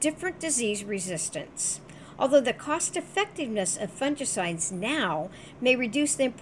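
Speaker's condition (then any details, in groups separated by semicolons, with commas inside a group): No condition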